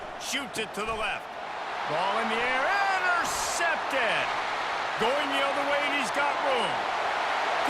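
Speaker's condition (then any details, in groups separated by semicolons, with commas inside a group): No condition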